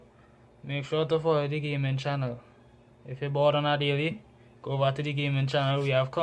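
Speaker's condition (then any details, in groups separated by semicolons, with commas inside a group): No condition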